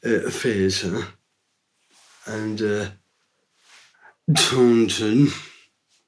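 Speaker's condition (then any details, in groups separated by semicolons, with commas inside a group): Down syndrome; from birth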